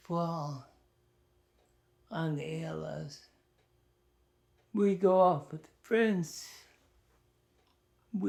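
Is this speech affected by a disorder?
Yes: ALS.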